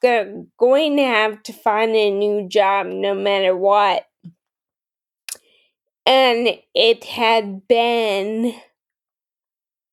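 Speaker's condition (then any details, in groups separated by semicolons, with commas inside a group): Friedreich's ataxia; ambulatory until about 21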